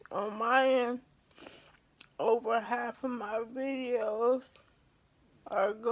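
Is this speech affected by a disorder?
Yes: ALS; affects hands.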